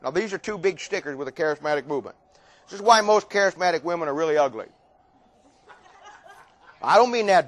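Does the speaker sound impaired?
No.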